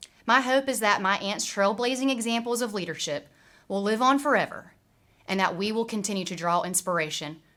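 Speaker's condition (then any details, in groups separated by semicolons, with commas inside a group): No condition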